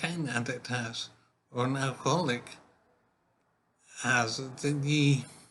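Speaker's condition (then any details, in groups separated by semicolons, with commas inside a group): Brain injury; severe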